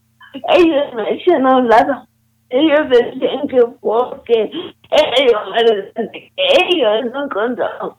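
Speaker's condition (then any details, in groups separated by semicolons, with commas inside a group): Cerebral palsy; some difficulty speaking, able to speak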